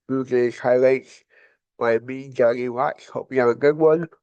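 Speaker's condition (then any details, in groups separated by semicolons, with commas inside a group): Cerebral palsy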